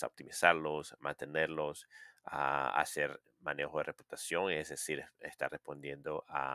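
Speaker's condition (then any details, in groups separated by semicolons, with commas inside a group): No condition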